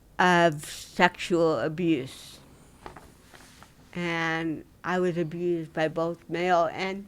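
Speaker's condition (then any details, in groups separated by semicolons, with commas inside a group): Dystonia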